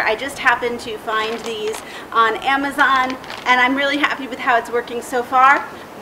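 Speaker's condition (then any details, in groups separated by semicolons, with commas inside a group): No condition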